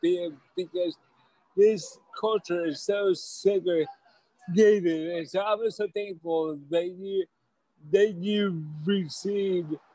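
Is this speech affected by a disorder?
Yes: stuttering; stutter since at least college years, once severe, stuttered every word of first talk at OU campus ministry; stutters less than in earlier years; milder now, still stutters; here blocks.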